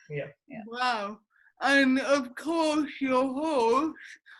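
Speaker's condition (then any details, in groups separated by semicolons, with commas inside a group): Cerebral palsy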